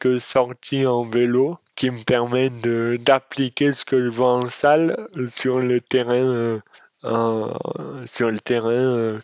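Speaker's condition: Dystonia; eloquence disorder caused by dystonia, alongside muscular disorder

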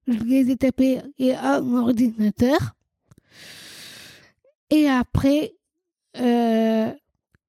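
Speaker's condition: Down syndrome, trisomy 21

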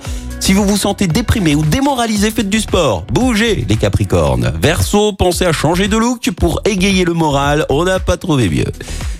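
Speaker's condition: No condition

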